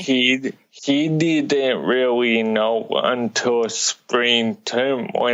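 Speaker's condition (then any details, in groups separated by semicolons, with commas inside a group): Cerebral palsy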